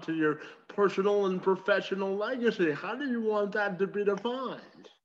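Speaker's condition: Cerebral palsy; spastic quadriplegic

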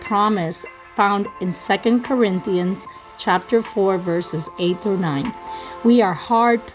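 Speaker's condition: No condition

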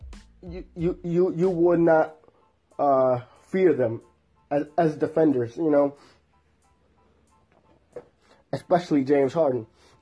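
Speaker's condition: Stuttering; may stutter during podcast; repeated sounds, prolonged sounds

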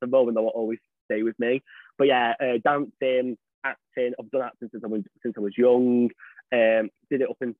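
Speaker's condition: Stammer; stammer since about age 4 to 5, severe in school, speech and language therapy at 16 to 17; less prominent than before, still speaks a bit fast, more prominent in high pressure situations like ordering; stammers on own last name and lemonade, worse speaking fast, fluent in character as Lumiere; blocks

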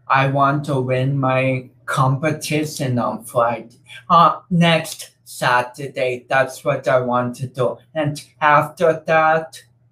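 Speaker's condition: Cerebral palsy; affects speech and coordination

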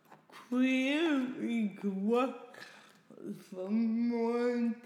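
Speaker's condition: Cerebral palsy; returned gradually

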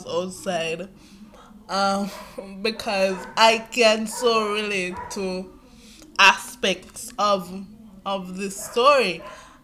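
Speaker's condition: Cerebral palsy

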